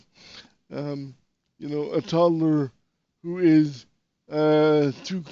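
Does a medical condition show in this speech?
Yes: cerebral palsy; power wheelchair user; voice fluctuations, tension, back spasms hinder speaking, strong voice.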